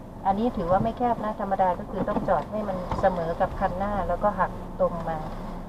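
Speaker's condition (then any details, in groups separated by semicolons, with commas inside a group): No condition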